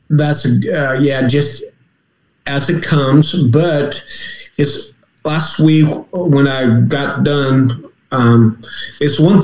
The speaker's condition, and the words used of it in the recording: Aphasia. Writing and speaking was so much slower.